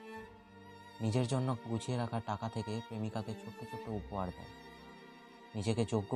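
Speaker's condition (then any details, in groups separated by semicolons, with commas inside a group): No condition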